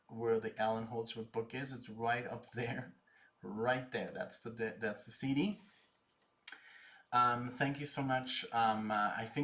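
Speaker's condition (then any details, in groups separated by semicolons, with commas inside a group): No condition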